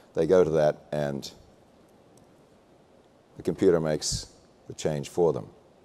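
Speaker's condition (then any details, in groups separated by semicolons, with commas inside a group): No condition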